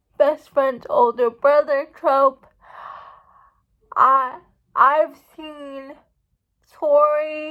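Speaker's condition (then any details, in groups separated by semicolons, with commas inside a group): Cerebral palsy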